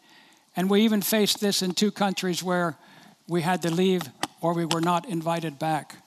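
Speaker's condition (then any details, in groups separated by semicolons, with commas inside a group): No condition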